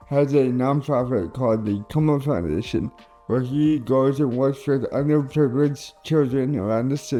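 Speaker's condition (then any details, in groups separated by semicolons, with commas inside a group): Cerebral palsy; caused by stroke at birth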